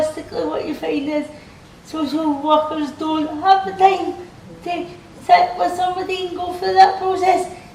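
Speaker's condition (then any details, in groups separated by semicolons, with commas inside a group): Cerebral palsy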